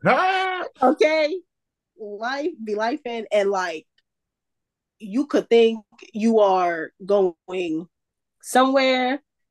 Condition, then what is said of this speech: Stuttering. And like, I just never want other people to think that I like don't know what I'm talking about, but like I can't help my stutter, right?